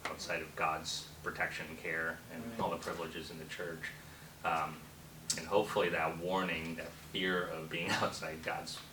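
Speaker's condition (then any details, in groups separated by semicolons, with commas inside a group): No condition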